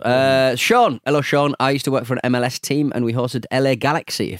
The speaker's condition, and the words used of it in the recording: No condition.